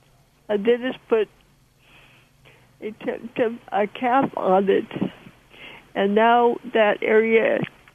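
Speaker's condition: Cerebral palsy; spastic muscles, two broken front teeth capped by dentist after fall years ago; hurting as usual, capped front tooth area turning black, roots likely dying, extraction proposed, no implant

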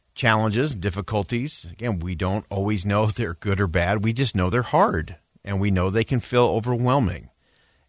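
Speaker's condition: No condition

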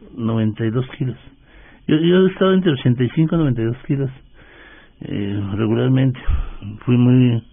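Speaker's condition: Parkinson's disease; sometimes understood

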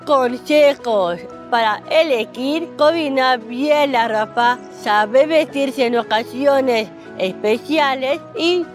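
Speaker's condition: Down syndrome; intellectual disability; age 32

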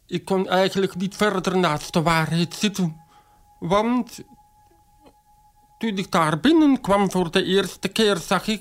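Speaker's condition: Deafness, acquired, bacterial meningitis; born hearing, deaf since age 3.5 from bacterial meningitis, never cochlear implant, sign language learned in twenties; speech therapy in childhood, can speak, formerly relied on lip-reading, now uses sign language interpreter

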